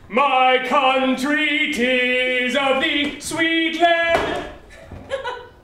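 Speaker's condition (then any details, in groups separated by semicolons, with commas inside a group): No condition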